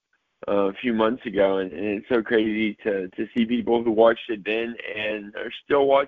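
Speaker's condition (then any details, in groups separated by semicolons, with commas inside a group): Cerebral palsy; mild cerebral palsy, diagnosed at age 3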